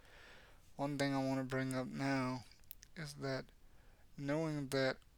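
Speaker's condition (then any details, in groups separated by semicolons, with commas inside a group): Cerebral palsy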